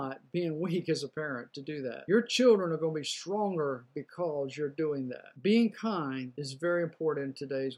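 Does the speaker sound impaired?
No.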